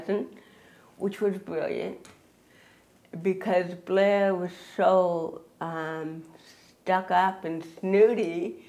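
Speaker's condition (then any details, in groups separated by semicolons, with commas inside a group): Cerebral palsy; unable to dance; speaking takes extra mental effort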